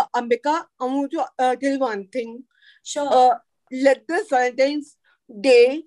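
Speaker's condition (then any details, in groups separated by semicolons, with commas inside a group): Cerebral palsy; could not talk in early life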